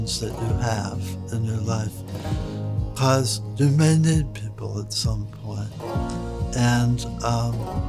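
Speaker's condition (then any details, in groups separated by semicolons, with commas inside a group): Guillain-Barré syndrome; immune attack on nerves, whole body affected; in rehabilitation, daily therapy, uses assistive technology; speech changed within minutes of onset, needs deep breaths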